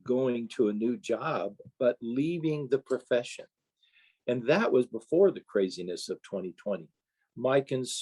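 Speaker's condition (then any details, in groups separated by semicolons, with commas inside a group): No condition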